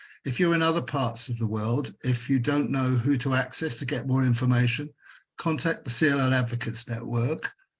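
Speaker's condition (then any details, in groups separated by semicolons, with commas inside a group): No condition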